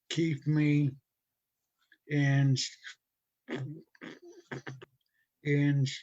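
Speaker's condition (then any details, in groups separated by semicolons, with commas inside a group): Stutter from brain injury; mild cerebral palsy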